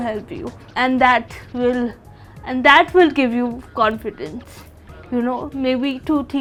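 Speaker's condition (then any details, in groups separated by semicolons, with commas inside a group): Cerebral palsy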